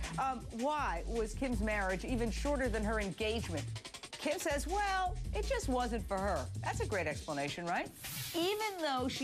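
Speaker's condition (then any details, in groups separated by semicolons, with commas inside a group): No condition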